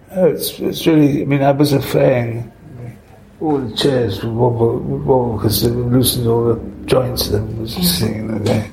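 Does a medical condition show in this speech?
Yes: Parkinson's; Parkinson's diagnosed early 2000s, about 5 years after restaurant opened, pioneering surgery, two brain wires, implanted battery; surgery reported to have sorted symptoms out perfectly, mobile, less time in kitchen; Parkinson's affects speech, rare audio interview.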